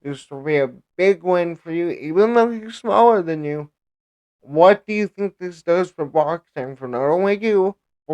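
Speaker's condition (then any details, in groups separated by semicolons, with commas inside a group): Cerebral palsy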